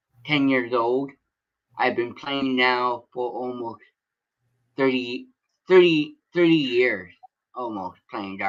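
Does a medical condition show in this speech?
Yes: cerebral palsy.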